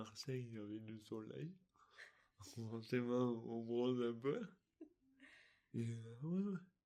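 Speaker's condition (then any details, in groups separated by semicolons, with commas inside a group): Dystonia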